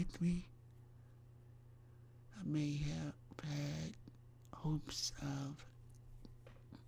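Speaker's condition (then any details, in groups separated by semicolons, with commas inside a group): Myasthenia gravis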